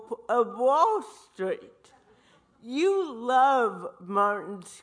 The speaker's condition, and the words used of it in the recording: Cerebral palsy. You have slurred speech and drool from time to time.